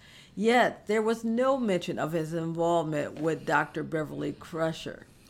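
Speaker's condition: No condition

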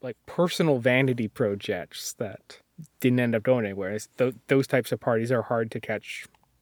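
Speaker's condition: No condition

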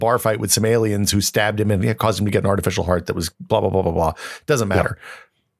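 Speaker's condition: No condition

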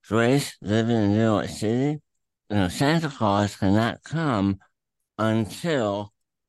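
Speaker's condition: Throat cancer; throat cancer three times, radiation with molded mask, chemo, checkups at Erlanger Medical Center Chattanooga; stage 4, terminal, tumor through tongue attached to epiglottis, inoperable, Emory Proton Center therapy not working; voice affected by cancer, eating issues from tongue tumor, still talks at length

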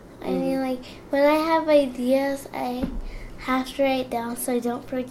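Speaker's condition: Cerebral palsy; finds reading own poetry aloud hard

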